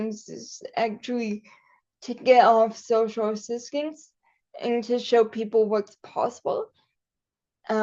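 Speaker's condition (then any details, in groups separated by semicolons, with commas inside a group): Cerebral palsy; quadriplegic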